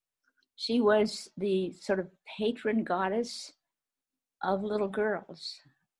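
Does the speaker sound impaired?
No.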